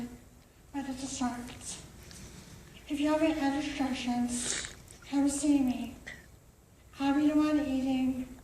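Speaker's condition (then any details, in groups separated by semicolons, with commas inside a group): Cerebral palsy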